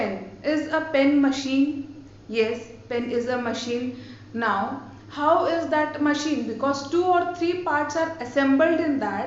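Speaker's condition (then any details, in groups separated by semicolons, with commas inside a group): No condition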